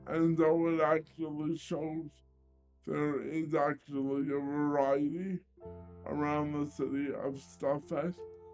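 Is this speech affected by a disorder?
Yes: cerebral palsy; limited hand dexterity, cannot write; very slow typer.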